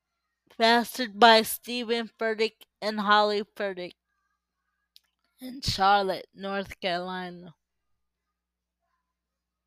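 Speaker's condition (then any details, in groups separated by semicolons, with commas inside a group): Cerebral palsy; uses power wheelchair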